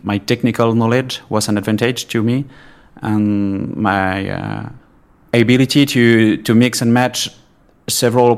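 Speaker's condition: No condition

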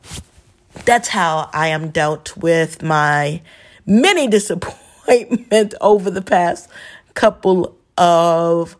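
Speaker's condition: Stuttering; stumbles on words, may ramble; prolonged sounds

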